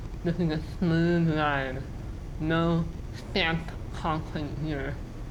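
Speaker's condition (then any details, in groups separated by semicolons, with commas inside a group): Muscular dystrophy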